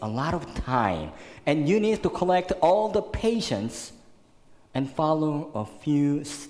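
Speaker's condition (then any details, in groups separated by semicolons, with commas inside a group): Cleft lip and palate, severe; born in Korea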